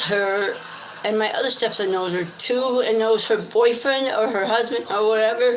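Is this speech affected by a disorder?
Yes: cerebral palsy.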